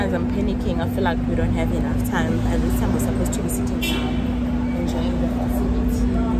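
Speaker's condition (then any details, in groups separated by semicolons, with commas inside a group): No condition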